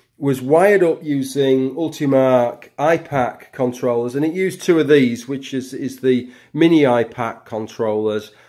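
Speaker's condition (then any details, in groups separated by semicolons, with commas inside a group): No condition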